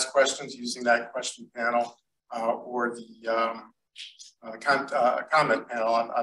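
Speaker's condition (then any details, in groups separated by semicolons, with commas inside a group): No condition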